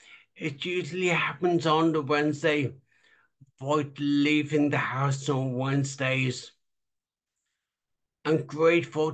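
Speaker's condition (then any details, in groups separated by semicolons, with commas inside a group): Traumatic brain injury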